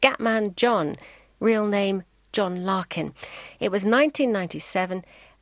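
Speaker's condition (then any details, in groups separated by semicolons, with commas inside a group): No condition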